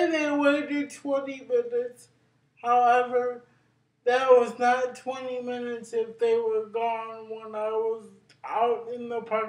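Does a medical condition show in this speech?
Yes: cerebral palsy; brain injury.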